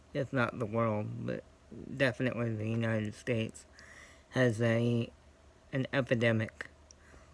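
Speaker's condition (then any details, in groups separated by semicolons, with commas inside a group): Cerebral palsy; scoliosis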